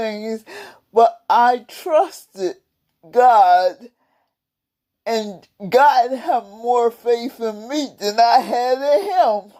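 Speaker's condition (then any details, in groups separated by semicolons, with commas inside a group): Cerebral palsy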